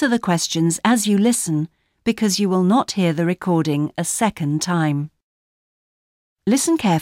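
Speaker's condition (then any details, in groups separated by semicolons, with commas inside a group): No condition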